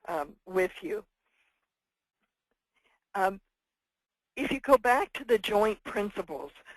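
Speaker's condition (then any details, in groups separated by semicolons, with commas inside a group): No condition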